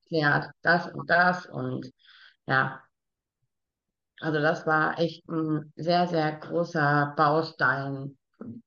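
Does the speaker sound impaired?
Yes: Down syndrome.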